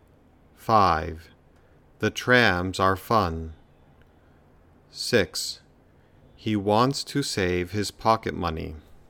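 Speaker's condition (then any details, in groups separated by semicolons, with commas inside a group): No condition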